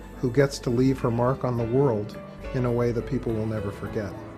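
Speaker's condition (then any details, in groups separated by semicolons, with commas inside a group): No condition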